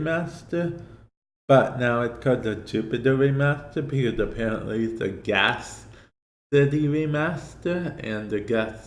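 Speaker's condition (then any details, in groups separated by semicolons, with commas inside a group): Cerebral palsy; affects speech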